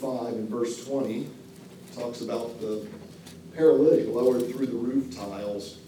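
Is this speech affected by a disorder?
No.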